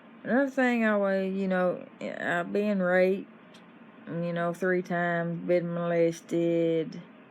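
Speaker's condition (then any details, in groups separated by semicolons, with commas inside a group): No condition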